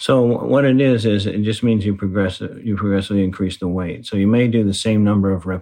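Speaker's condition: Parkinson's disease; right-side weakness at onset, heavy weightlifting slows progression

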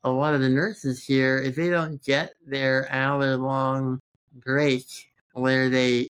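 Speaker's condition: Congenital muscular dystrophy; present since birth

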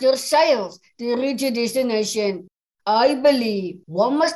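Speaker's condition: Down syndrome; extra chromosome 21, congenital, present since birth, a little slower than others; English is second language

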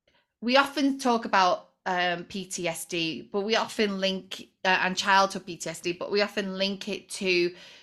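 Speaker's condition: No condition

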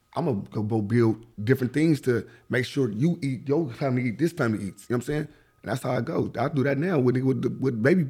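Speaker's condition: Stuttering; talks fast; no stuttering yet per host, guest credits good weed; stage audiences surprised guest speaks well; repeated sounds, repeated words

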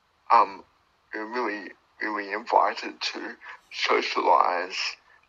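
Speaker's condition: Cerebral palsy; born two months premature

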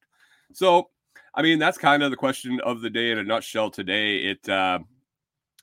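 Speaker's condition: No condition

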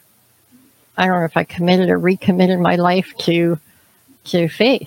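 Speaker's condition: Cleft palate, severe; congenital

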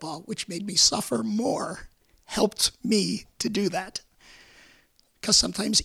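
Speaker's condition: Vocal cord cancer, repeated surgery; Hodgkin's lymphoma diagnosed at age 36

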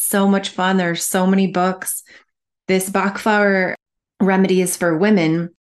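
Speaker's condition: No condition

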